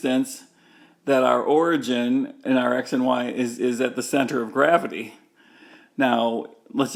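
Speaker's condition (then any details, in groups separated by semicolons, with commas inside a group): No condition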